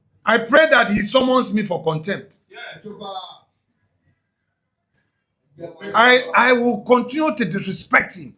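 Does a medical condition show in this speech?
No.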